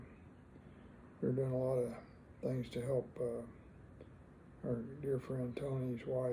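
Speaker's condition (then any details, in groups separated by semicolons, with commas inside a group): Parkinson's disease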